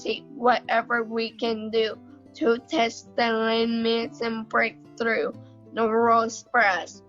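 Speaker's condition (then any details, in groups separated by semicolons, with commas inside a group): Cerebral palsy; affects muscles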